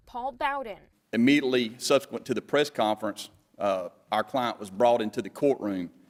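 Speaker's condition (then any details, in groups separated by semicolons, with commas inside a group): No condition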